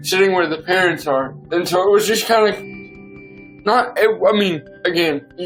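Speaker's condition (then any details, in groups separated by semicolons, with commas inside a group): Cerebral palsy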